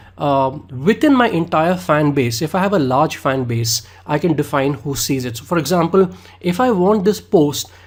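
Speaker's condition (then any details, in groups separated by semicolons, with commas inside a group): No condition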